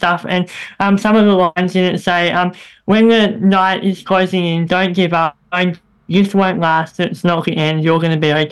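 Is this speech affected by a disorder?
Yes: bilateral cleft lip and palate; congenital bilateral cleft lip and palate, many operations from 3 months, hip bone graft, throat operation; as child squeaky, very airy, nasal voice, speech therapy through life, much improved since.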